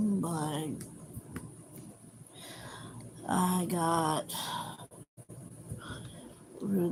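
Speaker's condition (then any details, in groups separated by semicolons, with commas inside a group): Cerebral palsy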